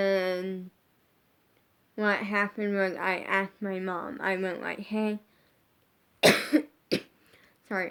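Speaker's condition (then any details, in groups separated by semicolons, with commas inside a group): Brain injury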